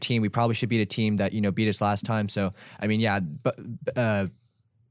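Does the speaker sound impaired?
No.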